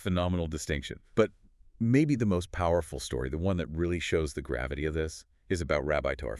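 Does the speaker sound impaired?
No.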